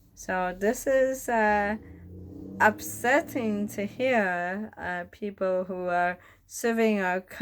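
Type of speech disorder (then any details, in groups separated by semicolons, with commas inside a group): Bulbar dysarthria; bulbar onset ALS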